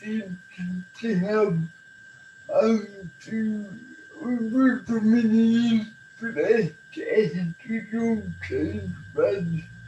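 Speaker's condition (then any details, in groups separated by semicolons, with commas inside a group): Cerebral palsy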